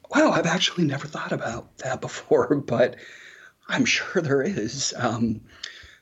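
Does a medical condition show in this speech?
Yes: spasmodic dysphonia; vocal cords break open when speaking, breathy on certain syllables, can still communicate and be heard.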